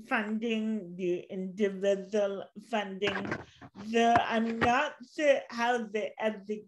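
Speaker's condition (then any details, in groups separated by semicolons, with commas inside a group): Cerebral palsy; since birth, walks with walker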